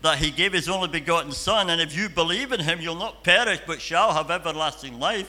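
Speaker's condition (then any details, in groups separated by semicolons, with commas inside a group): Cleft palate and cleft lip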